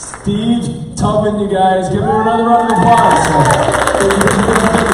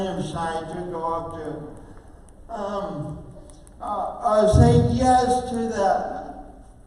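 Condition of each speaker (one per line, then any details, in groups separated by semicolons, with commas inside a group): No condition
Oxygen-related condition, speech impairment; oxygen-related, coordination differences; speech impairment, voice sounds different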